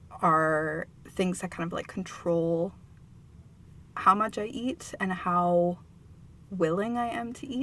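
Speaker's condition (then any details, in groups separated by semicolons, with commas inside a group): No condition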